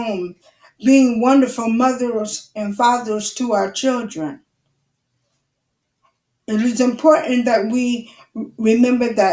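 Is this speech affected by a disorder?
Yes: cerebral palsy; wheelchair user.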